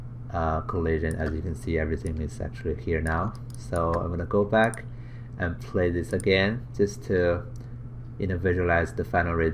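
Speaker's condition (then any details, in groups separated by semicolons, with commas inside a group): No condition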